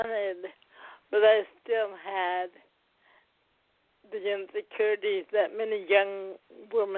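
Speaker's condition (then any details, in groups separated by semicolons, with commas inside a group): Cerebral palsy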